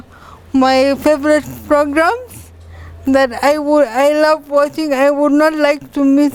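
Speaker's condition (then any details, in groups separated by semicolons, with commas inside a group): Cerebral palsy; from birth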